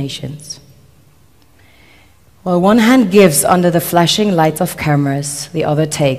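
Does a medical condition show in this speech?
No.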